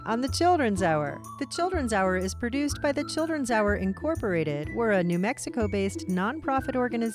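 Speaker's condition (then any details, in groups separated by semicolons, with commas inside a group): No condition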